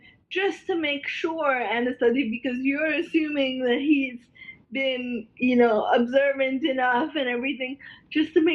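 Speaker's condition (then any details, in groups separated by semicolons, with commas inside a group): Cerebral palsy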